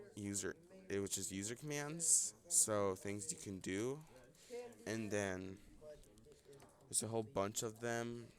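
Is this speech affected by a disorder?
No.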